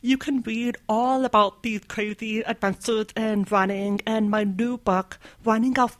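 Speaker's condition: Deafness, completely deaf right ear, severe to profound left ear; deaf from age 2

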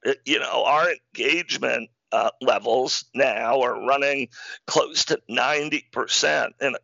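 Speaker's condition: Spasmodic dysphonia; rare neurological speaking disorder, considered incurable, partial loss of voice; communicating difficult, hard to talk, voice sounds a bit unique but fully understandable

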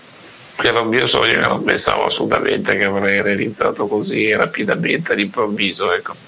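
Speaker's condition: Duchenne muscular dystrophy; also during daytime

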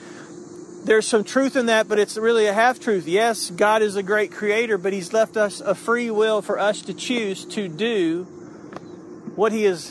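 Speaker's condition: No condition

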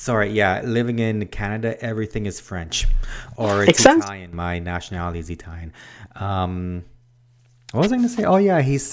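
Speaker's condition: No condition

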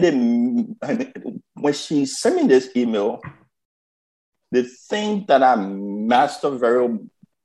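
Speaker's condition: Stuttering; stuttering first noticed by mother around age 8, self-conscious about it from early teens after mother left Liberia; still has fear and insecurities around stuttering, five years in Toastmasters, former club president; fear of speaking, skipped ninth grade valedictorian speech, won Toastmasters club speech contest; prolonged sounds

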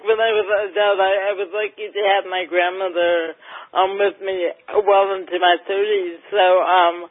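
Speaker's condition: Cerebral palsy, mild; mildly affects speech

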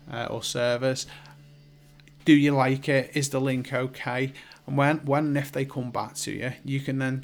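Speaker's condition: No condition

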